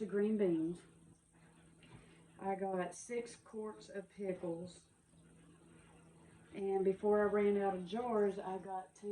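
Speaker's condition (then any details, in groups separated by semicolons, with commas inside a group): No condition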